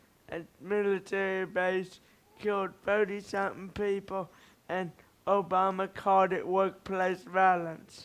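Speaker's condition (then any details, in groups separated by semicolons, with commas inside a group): Cerebral palsy; speech slightly improved recently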